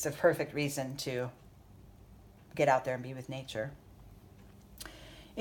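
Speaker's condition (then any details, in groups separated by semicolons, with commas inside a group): No condition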